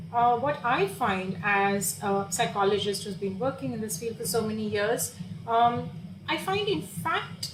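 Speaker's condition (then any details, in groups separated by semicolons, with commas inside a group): No condition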